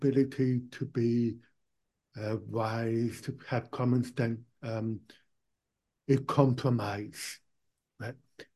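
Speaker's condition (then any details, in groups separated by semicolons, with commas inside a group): Profound deafness, born profoundly deaf, cochlear implant; cochlear implant one ear after ear problem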